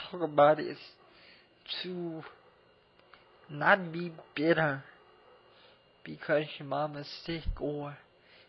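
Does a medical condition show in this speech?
Yes: cerebral palsy.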